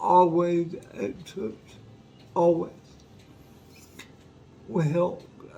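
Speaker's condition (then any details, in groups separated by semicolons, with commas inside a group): Cerebral palsy; affects whole body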